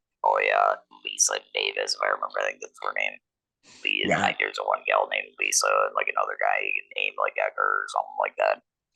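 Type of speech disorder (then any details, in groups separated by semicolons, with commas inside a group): Electrolarynx speech; laryngectomy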